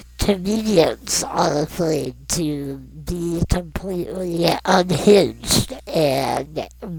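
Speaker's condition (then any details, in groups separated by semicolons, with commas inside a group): Non-progressive muscular dystrophy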